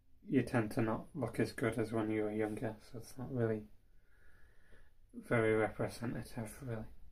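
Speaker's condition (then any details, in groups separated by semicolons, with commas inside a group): Cerebral palsy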